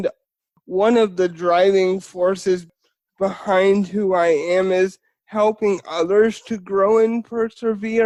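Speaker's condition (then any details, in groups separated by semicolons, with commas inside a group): Spastic cerebral palsy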